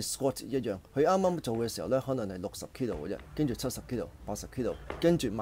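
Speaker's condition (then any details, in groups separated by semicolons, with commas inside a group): No condition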